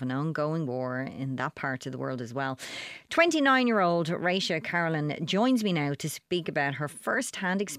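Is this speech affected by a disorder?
No.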